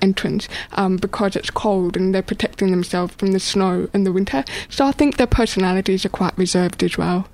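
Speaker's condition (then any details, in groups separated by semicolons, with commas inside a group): Deafness, born deaf; probably congenital deafness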